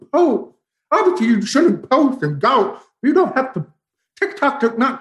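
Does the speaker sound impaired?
Yes: profound deafness, bilateral, from spinal meningitis.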